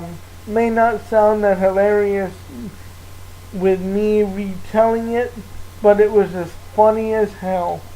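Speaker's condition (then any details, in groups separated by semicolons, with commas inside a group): Cerebral palsy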